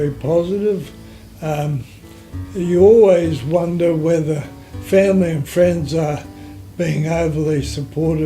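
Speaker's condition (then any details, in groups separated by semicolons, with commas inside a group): Motor neurone disease; affects voice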